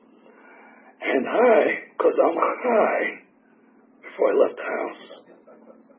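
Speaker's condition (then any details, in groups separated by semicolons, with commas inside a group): Tracheotomy; tracheotomy for 4 years, 8 surgeries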